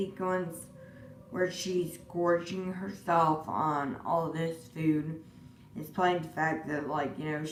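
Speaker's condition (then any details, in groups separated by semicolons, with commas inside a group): Disability causing slurred speech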